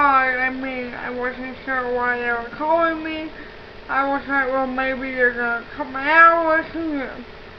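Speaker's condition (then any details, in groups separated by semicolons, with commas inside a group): Cerebral palsy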